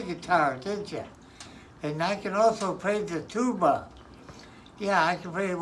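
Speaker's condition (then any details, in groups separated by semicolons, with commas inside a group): Parkinson's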